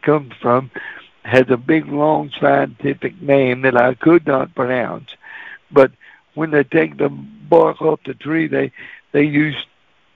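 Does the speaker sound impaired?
Yes: cerebral palsy; cerebral palsy voice.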